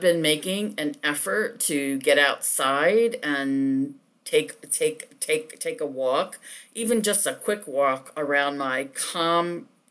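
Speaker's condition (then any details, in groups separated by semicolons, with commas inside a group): Stuttering; formerly covert, now mostly overt for years; stuttering more after six months of social isolation, on phone and Zoom video calls; more blocking than usual, mouth open with no sound during blocks; repeated words, prolonged sounds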